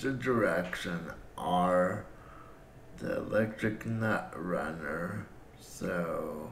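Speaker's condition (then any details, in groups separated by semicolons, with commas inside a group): Cerebral palsy; breathing fine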